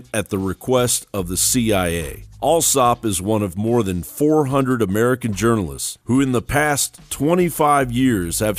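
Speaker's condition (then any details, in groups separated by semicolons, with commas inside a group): No condition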